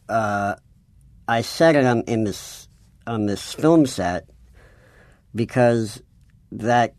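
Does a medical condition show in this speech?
Yes: cleft palate.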